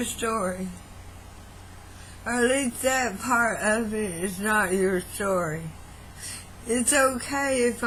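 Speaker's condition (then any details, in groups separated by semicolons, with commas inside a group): Throat cancer radiation damage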